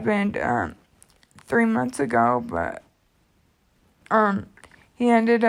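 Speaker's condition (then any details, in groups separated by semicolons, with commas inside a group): Cerebral palsy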